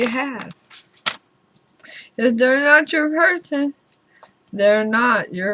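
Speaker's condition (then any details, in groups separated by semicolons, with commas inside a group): Throat cancer radiation damage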